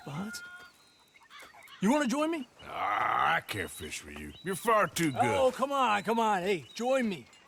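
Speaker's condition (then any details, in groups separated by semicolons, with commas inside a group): No condition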